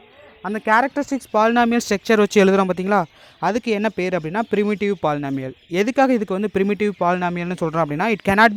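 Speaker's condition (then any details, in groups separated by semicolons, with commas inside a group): No condition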